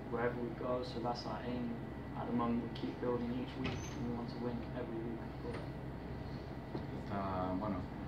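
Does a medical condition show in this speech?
No.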